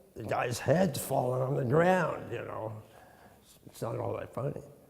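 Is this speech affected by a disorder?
Yes: tongue cancer; treated in the past.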